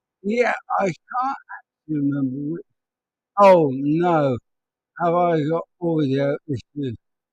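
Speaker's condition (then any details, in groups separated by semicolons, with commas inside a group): ALS; peculiar voice, speech very difficult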